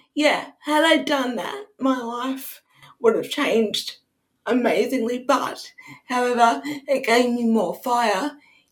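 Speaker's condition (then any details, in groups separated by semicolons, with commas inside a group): Cerebral palsy; sometimes taken for drunk on first sight on cam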